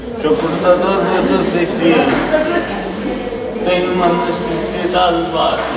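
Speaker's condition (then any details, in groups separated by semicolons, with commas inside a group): Cerebral palsy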